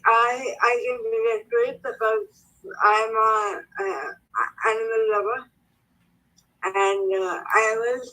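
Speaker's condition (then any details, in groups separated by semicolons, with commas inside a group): Cerebral palsy; speech affected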